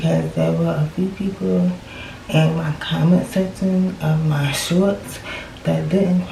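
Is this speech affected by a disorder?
Yes: cerebral palsy.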